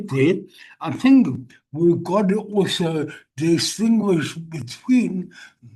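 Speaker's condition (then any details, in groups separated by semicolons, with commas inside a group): Brain injury; wheelchair user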